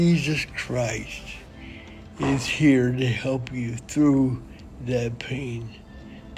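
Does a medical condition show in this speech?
Yes: cerebral palsy.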